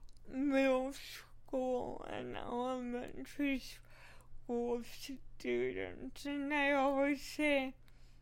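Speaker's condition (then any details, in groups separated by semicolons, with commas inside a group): Cerebral palsy; working with speech therapist, rehearses comedy material repeatedly; speech therapy for pronunciation and breath support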